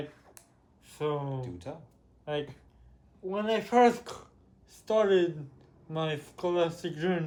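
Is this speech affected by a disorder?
Yes: cerebral palsy; with developmental delay.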